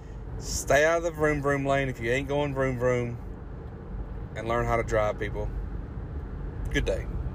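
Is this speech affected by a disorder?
No.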